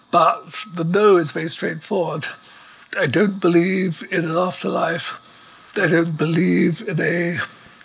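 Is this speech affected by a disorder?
Yes: ALS; progressive neuromuscular illness, effectively quadriplegic, paralyzed from neck down, wheelchair within six months of diagnosis; about two years since diagnosis, plastic nasal pump behind neck sets breaths, respirator, no pain, writes by dictation; very weak voice needing amplifier, respirator audible in background.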